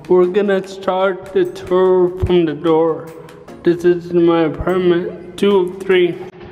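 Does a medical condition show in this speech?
Yes: cerebral palsy.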